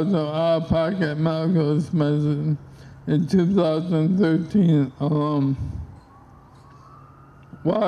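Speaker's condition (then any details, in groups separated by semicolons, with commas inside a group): ALS; onset left hand and arm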